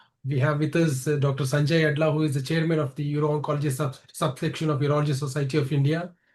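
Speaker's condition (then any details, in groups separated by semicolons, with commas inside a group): No condition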